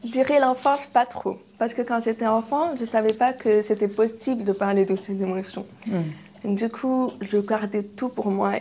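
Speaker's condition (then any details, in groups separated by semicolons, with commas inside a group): Deafness, acquired deafness, kidney-disease related; kidney disease from age 1.5 damaged ears, progressive loss, hearing aids, left ear deaf at 20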